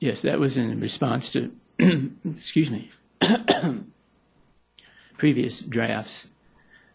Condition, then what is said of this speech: Parkinson's disease. I may stumble, but I'm not going to faint.